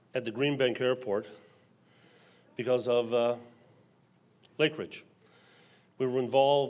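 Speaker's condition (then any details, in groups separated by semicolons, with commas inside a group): No condition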